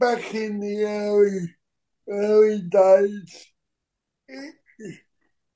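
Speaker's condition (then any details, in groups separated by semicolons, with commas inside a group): Cerebral palsy; wheelchair user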